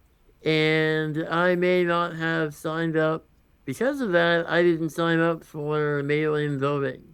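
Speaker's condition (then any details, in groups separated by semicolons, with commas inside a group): Congenital muscular dystrophy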